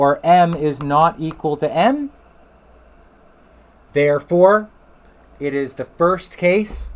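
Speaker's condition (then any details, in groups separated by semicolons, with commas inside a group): No condition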